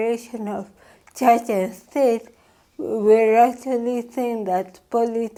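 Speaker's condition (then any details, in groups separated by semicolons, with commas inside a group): Cerebral palsy; from birth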